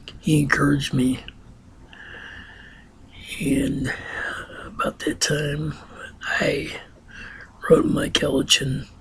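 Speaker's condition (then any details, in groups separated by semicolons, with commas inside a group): Ataxia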